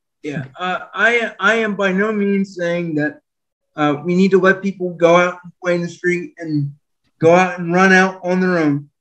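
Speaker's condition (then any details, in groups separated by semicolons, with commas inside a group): Spastic quadriplegic cerebral palsy; spastic quadriplegic, permanent wheelchair user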